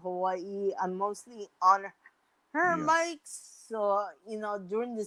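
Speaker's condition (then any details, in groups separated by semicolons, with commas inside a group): Mild cerebral palsy; can talk, big words hard to pronounce, childhood speech therapy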